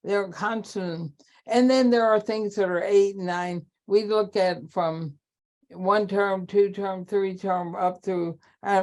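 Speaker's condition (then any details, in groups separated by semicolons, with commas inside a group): ALS; terminal, cannot handwrite, can still type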